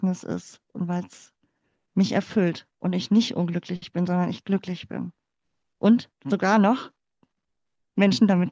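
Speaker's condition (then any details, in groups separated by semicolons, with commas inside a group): Cleft palate; congenital, born in former GDR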